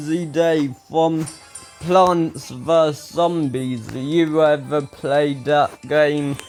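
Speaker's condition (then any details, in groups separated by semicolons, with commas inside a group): Ataxia; speech recently worse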